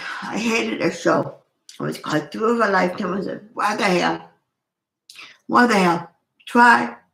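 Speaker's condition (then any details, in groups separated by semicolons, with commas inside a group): Cerebral palsy; scoliosis, cannot sit up straight, never walked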